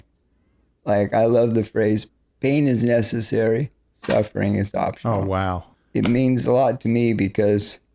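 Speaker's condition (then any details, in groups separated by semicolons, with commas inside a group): ALS; progressive, respiratory muscles weakened; about 8 years since diagnosis, power wheelchair, nighttime ventilator; breathes unaided by day using accessory muscles, declining lung function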